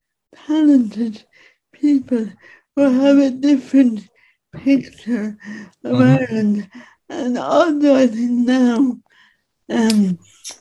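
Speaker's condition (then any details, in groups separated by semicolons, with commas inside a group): Speech impediment; disabled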